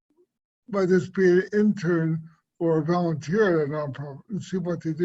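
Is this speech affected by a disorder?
Yes: cerebral palsy; swallowing and speech.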